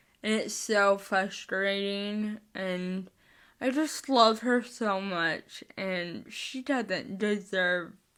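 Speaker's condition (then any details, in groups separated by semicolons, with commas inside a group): Spastic cerebral palsy, mixed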